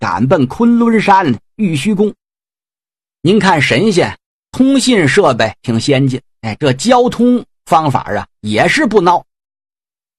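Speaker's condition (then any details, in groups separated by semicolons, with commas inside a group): No condition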